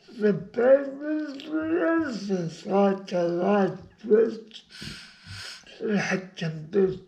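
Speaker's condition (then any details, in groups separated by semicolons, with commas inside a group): Brain injury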